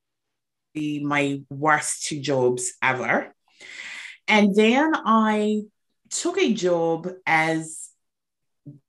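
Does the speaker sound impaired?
No.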